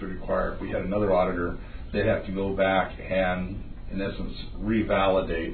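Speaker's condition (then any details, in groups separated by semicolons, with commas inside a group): No condition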